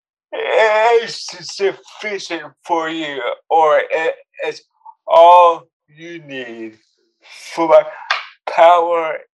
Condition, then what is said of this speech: Cerebral palsy. And then that was the first time that they would know that I have cerebral palsy, or the first time that they knew that I have a speech impediment.